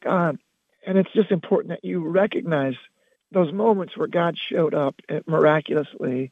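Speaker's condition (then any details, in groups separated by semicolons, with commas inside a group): Loss of singing voice; can still speak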